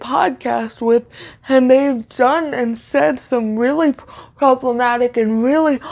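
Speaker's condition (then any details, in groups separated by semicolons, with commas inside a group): Cerebral palsy, severe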